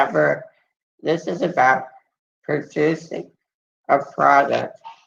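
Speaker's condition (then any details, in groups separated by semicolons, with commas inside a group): Muscular dystrophy; multiple surgeries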